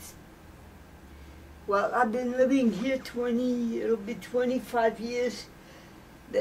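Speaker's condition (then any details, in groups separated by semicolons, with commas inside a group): Cerebral palsy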